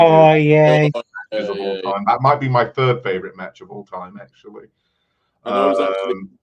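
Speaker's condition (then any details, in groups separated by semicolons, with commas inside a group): No condition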